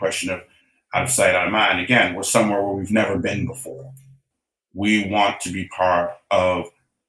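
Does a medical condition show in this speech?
No.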